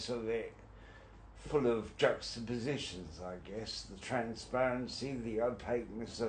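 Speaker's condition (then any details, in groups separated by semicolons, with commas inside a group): Brain injury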